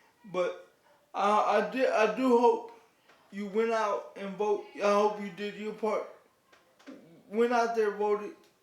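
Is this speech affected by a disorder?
Yes: cerebral palsy; declined offered surgery.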